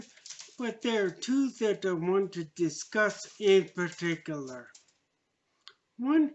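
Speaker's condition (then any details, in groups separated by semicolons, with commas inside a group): Traumatic brain injury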